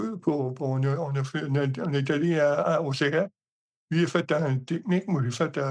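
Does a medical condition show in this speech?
Yes: hemiparalysis.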